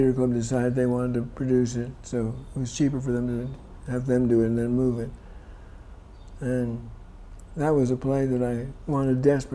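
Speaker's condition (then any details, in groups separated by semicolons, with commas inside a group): Parkinson's disease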